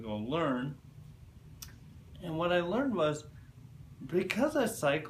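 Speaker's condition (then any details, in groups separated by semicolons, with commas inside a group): Cerebral palsy; present from birth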